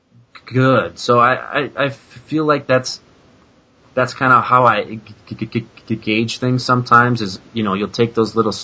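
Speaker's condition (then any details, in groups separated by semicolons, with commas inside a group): Stuttering; past fluency-shaping therapy; modeled on Thomas Alexander's 1968 recording, varying habitual pattern; noticeable, trying more prolongation, which feels better; repeated words, prolonged sounds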